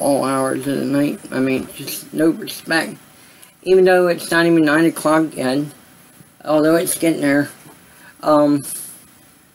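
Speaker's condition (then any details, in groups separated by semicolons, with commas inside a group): Cerebral palsy; voice sound affected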